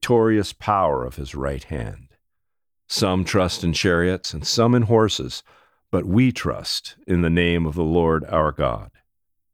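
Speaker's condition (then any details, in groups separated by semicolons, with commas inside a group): No condition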